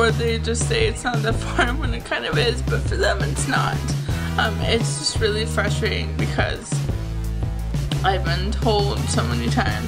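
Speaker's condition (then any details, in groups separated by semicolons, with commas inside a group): Cerebral palsy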